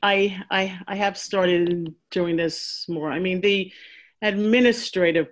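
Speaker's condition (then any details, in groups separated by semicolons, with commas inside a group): Stuttering; person who stutters, personal experience of stuttering, involved in support groups for adults who stutter; earlier felt speech not fluent enough to specialize in stuttering therapy; repeated sounds, repeated words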